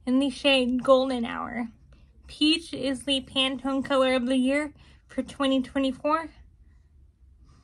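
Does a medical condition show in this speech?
Yes: cerebral palsy, spastic; from birth, corpus callosum involved.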